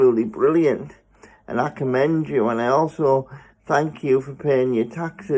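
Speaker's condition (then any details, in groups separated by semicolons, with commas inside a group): Spastic cerebral palsy; spastic, mainly lower limbs, one side weaker, spasms; uses a wheelchair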